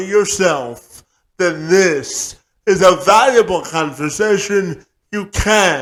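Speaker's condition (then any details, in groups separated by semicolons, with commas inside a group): Cerebral palsy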